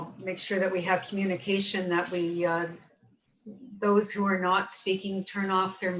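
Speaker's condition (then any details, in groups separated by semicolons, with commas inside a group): No condition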